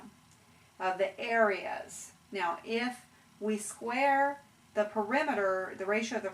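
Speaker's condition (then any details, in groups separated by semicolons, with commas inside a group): No condition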